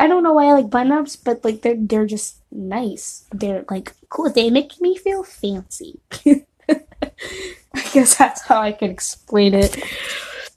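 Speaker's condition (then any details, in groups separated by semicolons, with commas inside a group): Stuttering; stutters sometimes when talking to people; stuttering during this recording; including now; prolonged sounds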